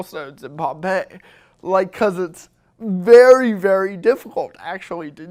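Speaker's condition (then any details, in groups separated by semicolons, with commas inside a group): Cerebral palsy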